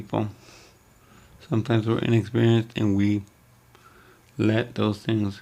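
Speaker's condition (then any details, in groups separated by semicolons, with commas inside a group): Cerebral palsy; wheelchair user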